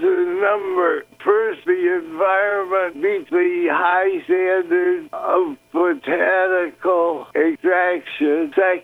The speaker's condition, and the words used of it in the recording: Parkinson's disease. I hear it played back as it used to be.